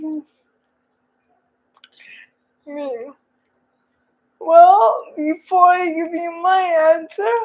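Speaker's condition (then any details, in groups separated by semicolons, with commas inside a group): Cerebral palsy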